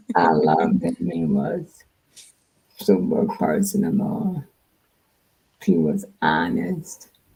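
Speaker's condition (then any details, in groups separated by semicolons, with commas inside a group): Multiple sclerosis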